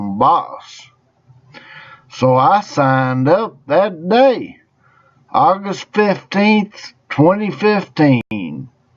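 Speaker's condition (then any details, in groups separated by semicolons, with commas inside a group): Traumatic brain injury; car crash, jaw shattered, multiple surgeries; recovery very difficult, initial 61-day coma, 18+ months therapies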